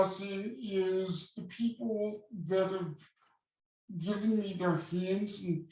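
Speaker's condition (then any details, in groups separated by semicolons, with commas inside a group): Cerebral palsy; all four limbs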